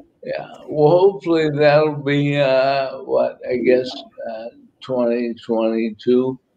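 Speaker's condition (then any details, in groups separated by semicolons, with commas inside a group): ALS; about a year since diagnosis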